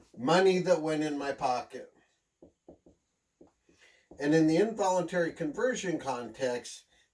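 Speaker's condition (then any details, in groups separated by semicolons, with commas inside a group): No condition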